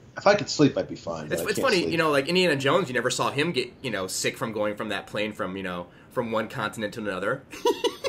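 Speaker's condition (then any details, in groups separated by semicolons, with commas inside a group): No condition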